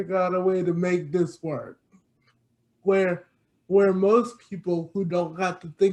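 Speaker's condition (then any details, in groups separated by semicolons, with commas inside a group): Cerebral palsy; brain damage, diagnosed in infancy, spastic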